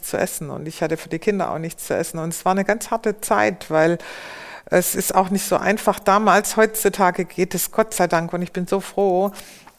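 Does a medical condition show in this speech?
No.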